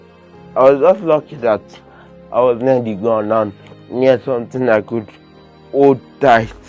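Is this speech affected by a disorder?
Yes: cerebral palsy; limits movement and coordination; age nineteen.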